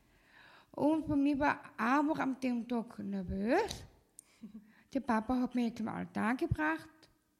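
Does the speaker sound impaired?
Yes: Down syndrome; trisomy 21, chromosome 21 three times in almost every body cell, present from birth, lifelong; host Dominik briefly translates one of her remarks.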